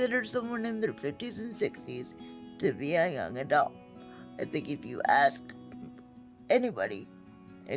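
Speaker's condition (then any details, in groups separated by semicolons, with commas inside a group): Spastic quadriplegic cerebral palsy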